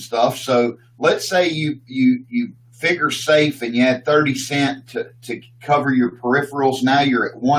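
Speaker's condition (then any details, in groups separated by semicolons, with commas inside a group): No condition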